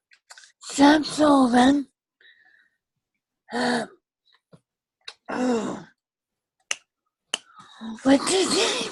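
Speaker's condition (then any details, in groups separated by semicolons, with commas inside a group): Cerebral palsy with ataxia; ataxia, tracheostomy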